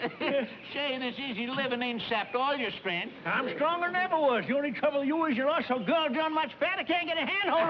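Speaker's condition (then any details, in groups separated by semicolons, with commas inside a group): No condition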